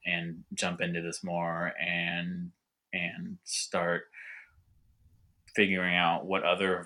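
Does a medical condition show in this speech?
Yes: stutter; stutter for most of life, nerve related, long hidden; stutter possibly shown slightly already during recording, nervous about it; stuttering worsens with nerves; here repeated words, prolonged sounds.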